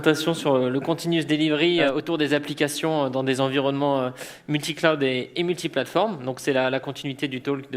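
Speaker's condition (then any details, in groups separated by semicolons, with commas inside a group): No condition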